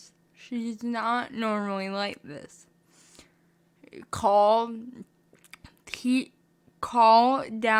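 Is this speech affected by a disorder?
Yes: spastic cerebral palsy, mixed.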